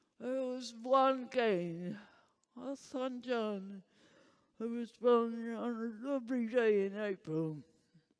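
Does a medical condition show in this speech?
Yes: Huntington's disease; progressing, earlier early manifest, experimental drug stopped.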